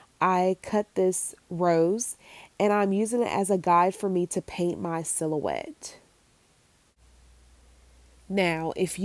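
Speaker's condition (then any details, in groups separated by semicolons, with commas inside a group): No condition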